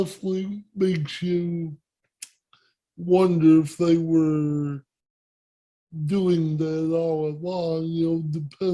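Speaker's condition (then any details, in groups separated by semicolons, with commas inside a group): Cerebral palsy; speech impairment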